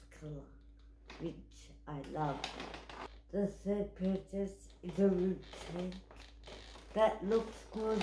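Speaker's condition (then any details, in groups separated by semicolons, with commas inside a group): Cerebral palsy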